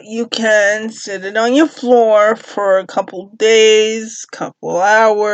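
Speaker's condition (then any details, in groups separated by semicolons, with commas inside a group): Cerebral palsy; uses a cane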